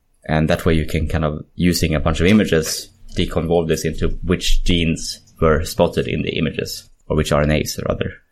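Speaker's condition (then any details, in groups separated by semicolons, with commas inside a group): No condition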